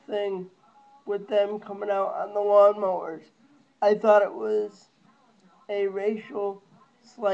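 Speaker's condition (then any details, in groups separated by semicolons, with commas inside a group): Cerebral palsy; lifelong, wheelchair user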